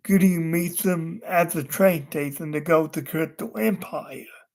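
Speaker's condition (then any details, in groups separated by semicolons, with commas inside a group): Cerebral palsy; wheelchair user, unable to walk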